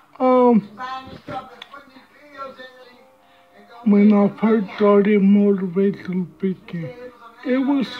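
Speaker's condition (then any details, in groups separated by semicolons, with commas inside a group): Cerebral palsy; speech hard to understand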